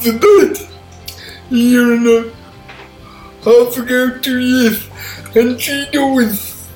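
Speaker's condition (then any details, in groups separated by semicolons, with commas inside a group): Cerebral palsy; all four limbs affected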